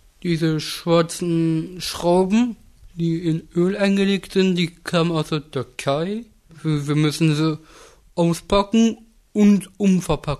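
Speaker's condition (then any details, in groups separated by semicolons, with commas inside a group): Down syndrome; trisomy 21, present from birth, physiotherapy from 5 weeks old, then motor therapy, later speech therapy; age 18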